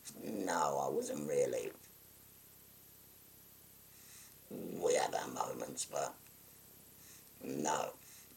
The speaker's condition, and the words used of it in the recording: Laryngectomy. So sometimes when I can't talk, I'll use an electrolarynx that some people use.